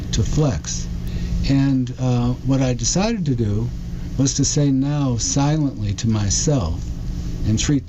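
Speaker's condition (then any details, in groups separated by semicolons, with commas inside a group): Parkinson's disease; diagnosed almost 4 years ago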